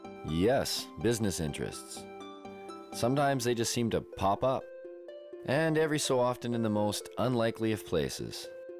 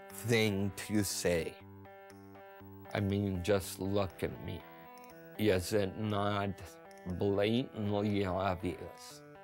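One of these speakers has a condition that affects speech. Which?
The second: multiple sclerosis.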